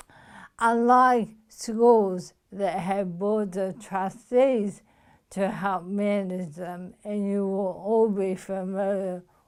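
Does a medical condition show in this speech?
Yes: motor neuron disease.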